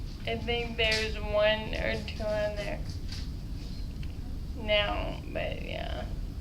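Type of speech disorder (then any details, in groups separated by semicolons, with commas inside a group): Ataxic dysarthria; Friedreich's ataxia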